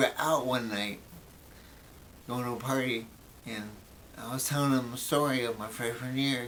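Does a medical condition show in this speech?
Yes: brain injury; memory greatly affected.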